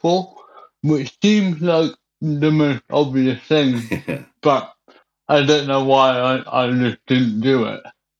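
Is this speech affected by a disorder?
Yes: cerebral palsy; wheelchair.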